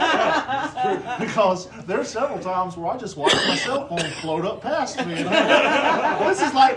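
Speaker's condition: No condition

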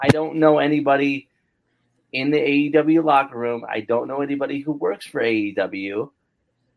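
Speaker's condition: No condition

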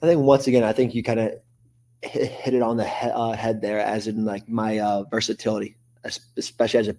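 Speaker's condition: Stutter; lifelong stutter since childhood, took 5 or 6 college public speaking courses; stutter not really showing now, per host; repeated sounds, prolonged sounds

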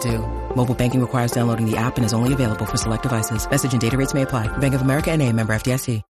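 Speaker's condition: No condition

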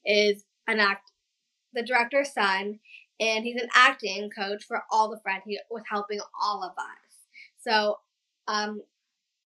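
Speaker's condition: Down syndrome; therapist helped connect with thoughts

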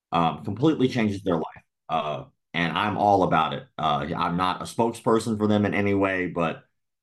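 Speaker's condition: Cleft lip and palate; present from birth

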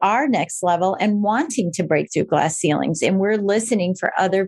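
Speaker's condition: No condition

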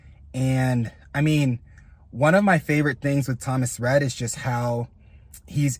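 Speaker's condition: No condition

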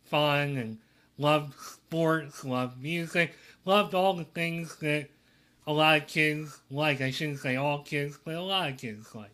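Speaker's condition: Cleft lip and palate

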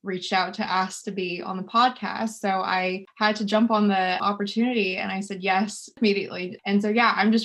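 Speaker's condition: No condition

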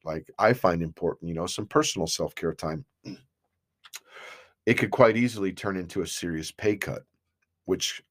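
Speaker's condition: No condition

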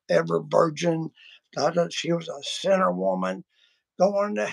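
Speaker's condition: Vocal cord surgery; multiple vocal cord surgeries

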